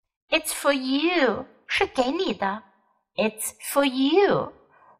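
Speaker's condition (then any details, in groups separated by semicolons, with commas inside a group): No condition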